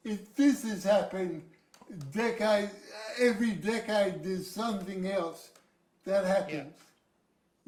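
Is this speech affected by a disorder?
Yes: cerebral palsy.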